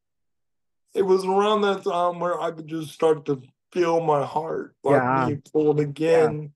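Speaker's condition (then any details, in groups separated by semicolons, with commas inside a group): Cerebral palsy; jokes of having voice for print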